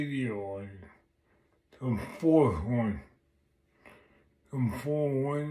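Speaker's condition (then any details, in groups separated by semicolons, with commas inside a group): Multiple sclerosis; unable to walk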